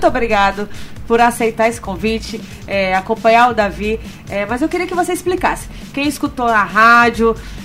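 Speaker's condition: No condition

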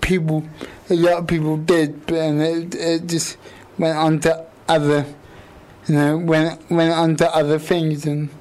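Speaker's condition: Quadriplegic cerebral palsy; all four limbs affected, right side worse than left, wheelchair bound, 24-hour care; age 28; obvious speech impediment, quite a bit of effort to speak and shape words, considers self understandable

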